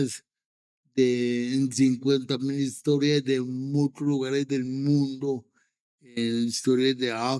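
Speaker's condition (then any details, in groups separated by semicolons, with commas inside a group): Cerebral palsy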